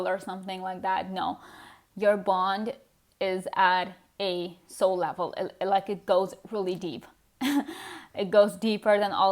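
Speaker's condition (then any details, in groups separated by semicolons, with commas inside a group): No condition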